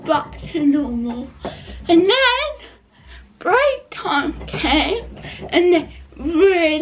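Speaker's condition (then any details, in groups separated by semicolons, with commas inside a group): Cerebral palsy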